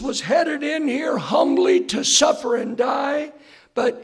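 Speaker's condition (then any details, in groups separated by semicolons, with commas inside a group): Hoarseness after vocal cord surgery; hoarse voice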